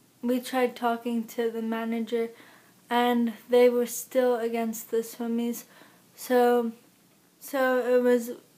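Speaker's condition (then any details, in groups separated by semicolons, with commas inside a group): Cerebral palsy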